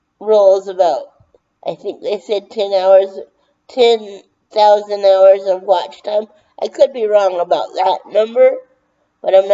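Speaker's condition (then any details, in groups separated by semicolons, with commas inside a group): Brain injury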